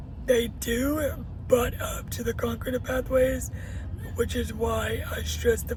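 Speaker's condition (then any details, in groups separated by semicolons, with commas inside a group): Cerebral palsy; uses a wheelchair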